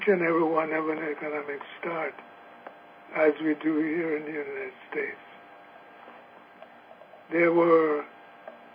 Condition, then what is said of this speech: Parkinson's disease. Well, listen, Annie, it's been pretty choppy up until now, and I understand he's having some difficulty.